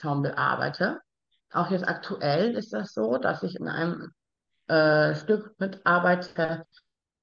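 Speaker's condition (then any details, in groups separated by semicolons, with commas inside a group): Down syndrome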